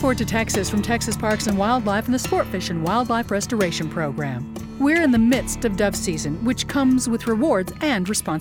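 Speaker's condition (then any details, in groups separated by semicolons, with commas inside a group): No condition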